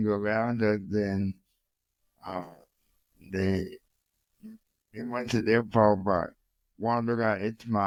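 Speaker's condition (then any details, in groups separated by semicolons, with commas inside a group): Cerebral palsy; from birth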